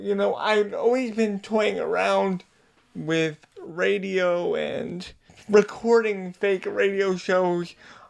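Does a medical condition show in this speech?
Yes: cerebral palsy; limited outdoor play in childhood.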